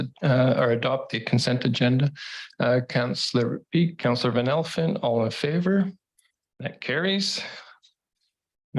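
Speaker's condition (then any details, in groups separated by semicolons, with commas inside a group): No condition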